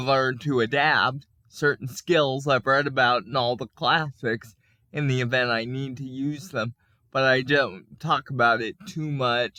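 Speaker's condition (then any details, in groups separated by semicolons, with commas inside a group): Cerebral palsy; can speak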